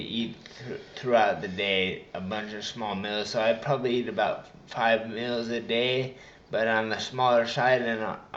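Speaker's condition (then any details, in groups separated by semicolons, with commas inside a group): Traumatic brain injury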